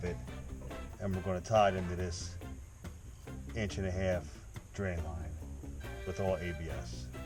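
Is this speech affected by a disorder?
No.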